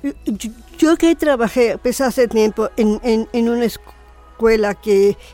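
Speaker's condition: Down syndrome; adult woman

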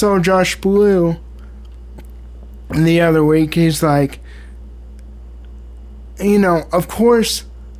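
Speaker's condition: Cerebral palsy, spastic

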